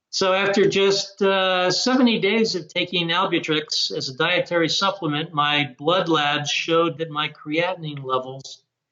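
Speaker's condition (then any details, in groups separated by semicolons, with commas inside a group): No condition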